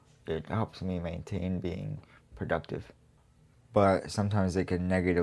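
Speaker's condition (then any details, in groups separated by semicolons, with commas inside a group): Cerebral palsy; quadriplegic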